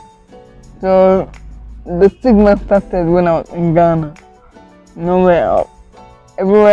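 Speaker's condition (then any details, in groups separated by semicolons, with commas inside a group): Cerebral palsy; at one point could not talk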